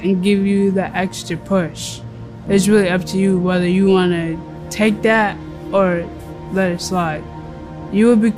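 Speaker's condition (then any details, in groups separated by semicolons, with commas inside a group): Cerebral palsy; bones and legs weak and painful in cold weather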